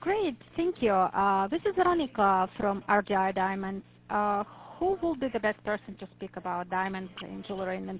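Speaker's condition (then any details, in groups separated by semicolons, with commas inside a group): No condition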